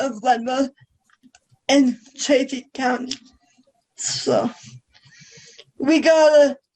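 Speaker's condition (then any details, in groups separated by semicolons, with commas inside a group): Cerebral palsy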